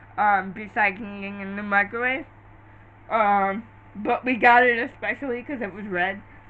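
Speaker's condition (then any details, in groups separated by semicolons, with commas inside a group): Cerebral palsy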